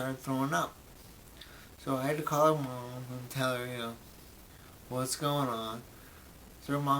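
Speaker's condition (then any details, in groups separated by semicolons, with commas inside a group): Brain injury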